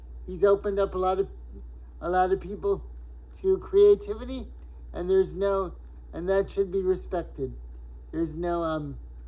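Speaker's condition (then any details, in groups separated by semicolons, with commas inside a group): Cerebral palsy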